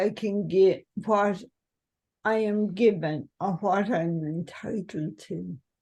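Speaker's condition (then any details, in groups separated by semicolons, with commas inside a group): Cerebral palsy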